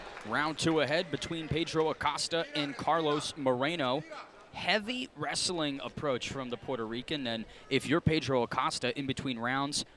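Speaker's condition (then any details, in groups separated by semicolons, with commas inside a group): No condition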